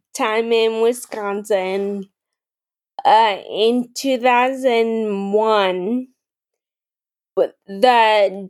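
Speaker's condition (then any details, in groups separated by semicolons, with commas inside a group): Friedreich's ataxia; rare progressive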